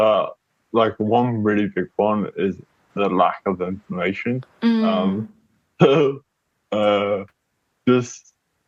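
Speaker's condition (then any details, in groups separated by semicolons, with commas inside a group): Cerebral palsy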